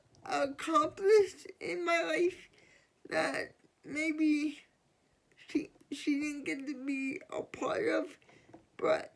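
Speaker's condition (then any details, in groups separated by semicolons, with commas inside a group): Cerebral palsy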